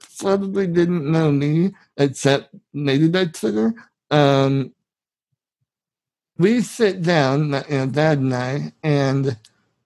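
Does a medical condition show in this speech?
Yes: spinal muscular atrophy; genetic, present from birth, form of muscular dystrophy, brain signals not reaching muscles, severe atrophy in almost all muscles; subtitles provided for guest's speech in video version.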